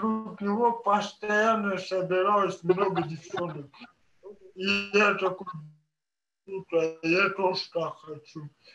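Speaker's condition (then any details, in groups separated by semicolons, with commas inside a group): Cerebral palsy; childhood physical therapy; age 27, daily sport and diction exercises; speech therapy in kindergarten, daily diction practice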